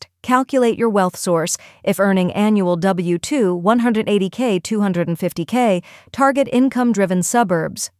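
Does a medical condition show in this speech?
No.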